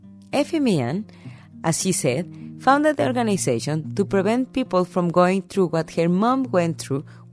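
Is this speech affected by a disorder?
No.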